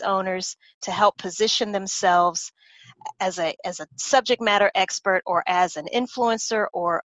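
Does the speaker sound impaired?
No.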